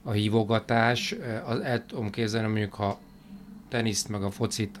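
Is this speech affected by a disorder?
No.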